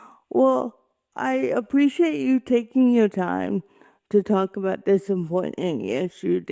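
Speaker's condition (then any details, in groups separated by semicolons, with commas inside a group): Cerebral palsy; with developmental disabilities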